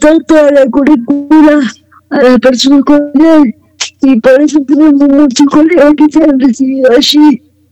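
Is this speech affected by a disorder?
Yes: cerebral palsy; wheelchair user, some leg movement, more mobility as child, never walked with canes, needs assistance; voice and way of speaking affected by cerebral palsy, per host.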